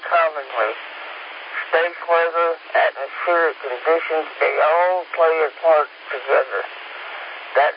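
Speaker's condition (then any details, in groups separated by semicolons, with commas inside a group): Speech impediment; several disabilities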